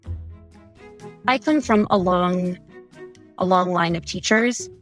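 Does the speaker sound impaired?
No.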